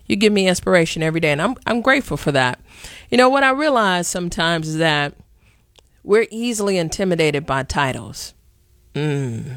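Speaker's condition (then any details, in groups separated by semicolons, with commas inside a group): No condition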